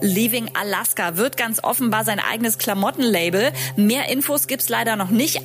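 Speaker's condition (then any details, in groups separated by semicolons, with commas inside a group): No condition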